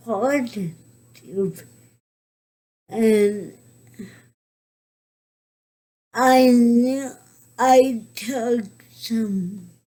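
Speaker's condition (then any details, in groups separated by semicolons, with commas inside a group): Cerebral palsy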